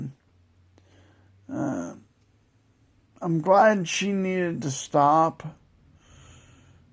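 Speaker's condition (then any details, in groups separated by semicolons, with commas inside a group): Multiple sclerosis; wheelchair; new infusion to halt progression, less fatigue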